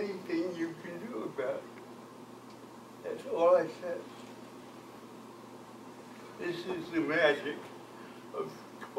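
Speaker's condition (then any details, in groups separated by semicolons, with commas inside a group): Cerebral palsy; from birth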